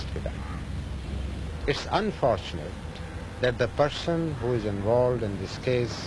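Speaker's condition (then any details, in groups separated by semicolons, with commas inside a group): No condition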